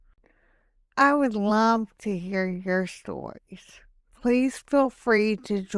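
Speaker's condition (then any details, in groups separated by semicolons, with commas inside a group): Hemiplegic cerebral palsy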